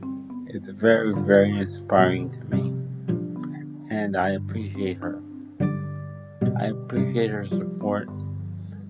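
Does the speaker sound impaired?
Yes: cerebral palsy.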